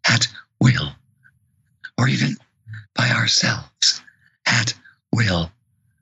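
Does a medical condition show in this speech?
Yes: vocal cord paralysis.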